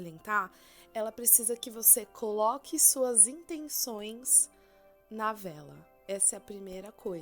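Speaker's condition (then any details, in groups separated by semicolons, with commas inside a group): No condition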